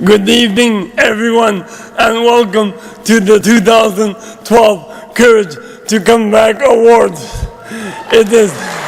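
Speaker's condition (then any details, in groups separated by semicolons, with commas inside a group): Traumatic brain injury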